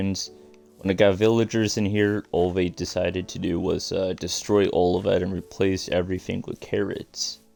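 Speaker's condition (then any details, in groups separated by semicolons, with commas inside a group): No condition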